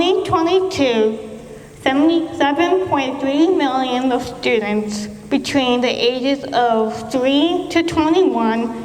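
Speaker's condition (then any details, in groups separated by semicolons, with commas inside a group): Cerebral palsy; affects muscles, coordination, speech, right hand, childhood apraxia of speech; diagnosed at 10 months, 14 years physical, occupational, speech therapy; apraxia, works on loudness, speed, repetition, speech sounds different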